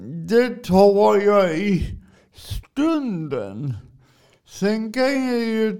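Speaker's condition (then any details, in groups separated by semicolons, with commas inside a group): Cerebral palsy; drives adapted car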